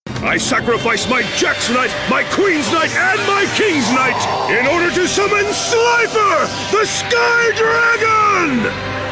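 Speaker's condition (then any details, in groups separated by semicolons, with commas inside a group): No condition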